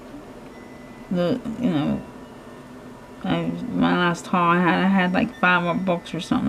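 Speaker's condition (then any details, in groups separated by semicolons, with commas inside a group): Cerebral palsy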